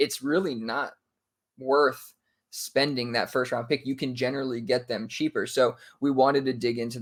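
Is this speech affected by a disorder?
No.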